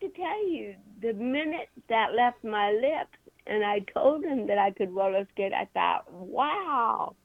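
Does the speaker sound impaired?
Yes: cerebral palsy; movement harder.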